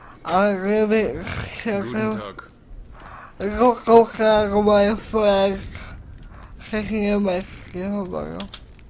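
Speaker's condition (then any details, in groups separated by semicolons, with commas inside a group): Cerebral palsy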